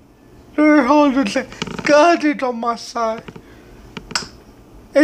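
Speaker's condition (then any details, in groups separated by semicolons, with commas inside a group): Cerebral palsy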